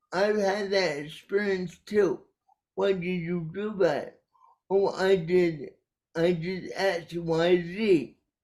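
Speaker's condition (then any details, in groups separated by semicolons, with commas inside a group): Cerebral palsy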